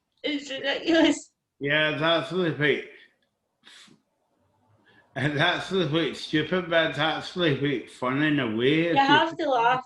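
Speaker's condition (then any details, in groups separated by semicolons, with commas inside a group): Cerebral palsy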